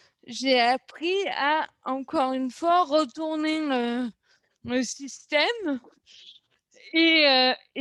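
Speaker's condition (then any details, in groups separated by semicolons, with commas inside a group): Cerebral palsy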